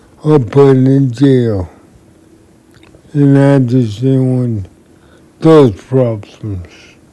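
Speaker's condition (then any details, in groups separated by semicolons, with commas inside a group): Multiple sclerosis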